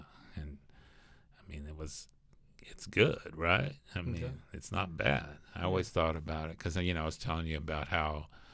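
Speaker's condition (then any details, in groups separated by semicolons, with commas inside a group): No condition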